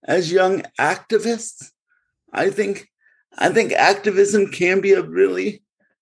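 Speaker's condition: Cerebral palsy; segregated schooling

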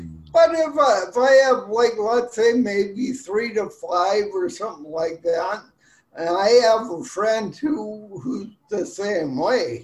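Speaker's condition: Ataxic cerebral palsy; speech affected, about five years childhood speech therapy at crippled children's school, hopes speech sounds better now

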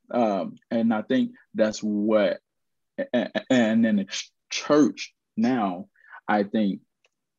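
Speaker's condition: Stuttering; lifelong stutter, aware of it from about age 4; still stutters, speaks on stage, gave TEDx Charlotte talk, speaking coach Naeem; once felt unable to make sales or phone calls; repeated sounds, repeated words

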